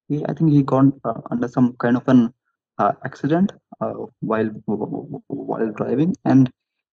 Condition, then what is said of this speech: Stuttering. I'm a person with stammering and I'm gonna stammer, and like it's just being honest to myself and to my listeners that you have to bear